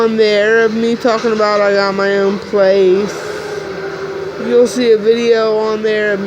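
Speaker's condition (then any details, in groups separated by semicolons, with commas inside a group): Cerebral palsy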